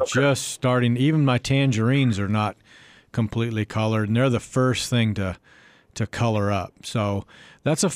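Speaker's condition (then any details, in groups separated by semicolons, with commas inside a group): No condition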